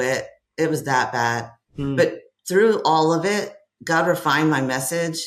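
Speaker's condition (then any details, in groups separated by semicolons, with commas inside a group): No condition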